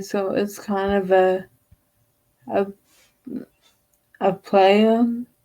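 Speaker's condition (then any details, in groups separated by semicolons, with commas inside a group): Friedreich's ataxia; diagnosed age 7, progressive, increasing stiffness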